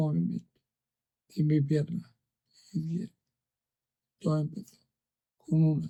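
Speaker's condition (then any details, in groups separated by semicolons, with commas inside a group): Amyotrophic lateral sclerosis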